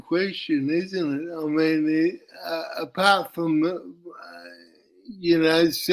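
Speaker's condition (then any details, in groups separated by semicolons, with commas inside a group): Cerebral palsy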